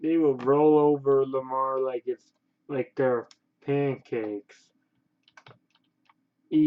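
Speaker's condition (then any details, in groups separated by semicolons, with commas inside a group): Cerebral palsy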